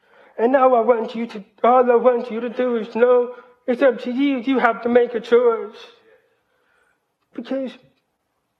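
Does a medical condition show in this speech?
Yes: hearing loss, cochlear implant; completely deaf until age 12, invasive painful surgery, speech therapy, college; doctors predicted poor speech at age 5, parents pushed speaking over sign language.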